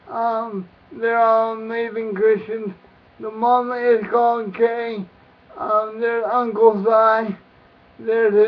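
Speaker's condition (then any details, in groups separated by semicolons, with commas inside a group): Cerebral palsy; caused by birth injury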